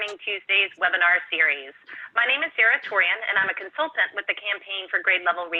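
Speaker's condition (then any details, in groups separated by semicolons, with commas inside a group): No condition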